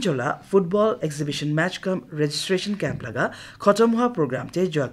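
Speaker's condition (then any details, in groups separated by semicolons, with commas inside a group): No condition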